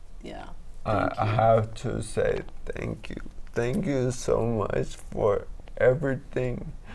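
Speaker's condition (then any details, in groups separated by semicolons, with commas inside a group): Traumatic brain injury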